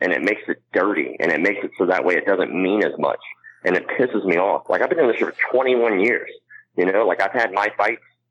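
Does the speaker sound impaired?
Yes: cleft palate; congenital cleft palate.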